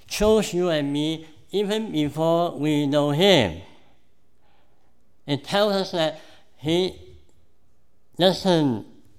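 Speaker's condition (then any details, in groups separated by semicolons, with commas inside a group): Cleft palate; present from birth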